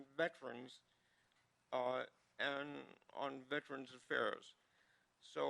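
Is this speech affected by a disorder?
Yes: cerebral palsy; needs ramps.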